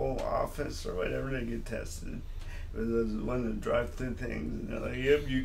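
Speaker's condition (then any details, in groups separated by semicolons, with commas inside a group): Cerebral palsy; lifelong atypical speech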